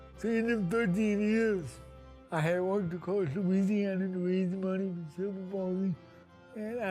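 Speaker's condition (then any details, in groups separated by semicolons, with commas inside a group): Cerebral palsy; present since birth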